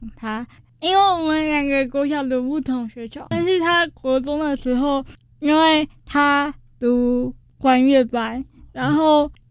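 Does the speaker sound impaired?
Yes: cerebral palsy; spastic type, premature birth, stiff thighs, diagnosed at 星光医院, childhood acupuncture five-six years, herbal baths; voice described by host as very young-sounding.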